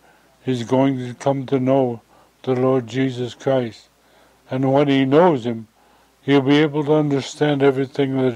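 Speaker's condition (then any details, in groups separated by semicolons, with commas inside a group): Stroke; convalescing at home after aneurysm surgery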